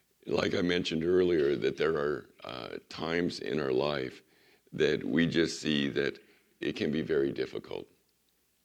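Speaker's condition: Vocal cord surgery recovery; recovering from vocal cord surgery, resting voice, recent cold and coughing set recovery back; voice not ready for full message, doctor limits teaching to 10-15 minutes

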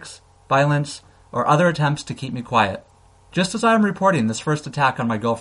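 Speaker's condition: No condition

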